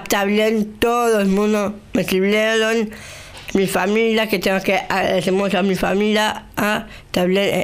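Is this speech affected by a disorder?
Yes: Down syndrome; age 35.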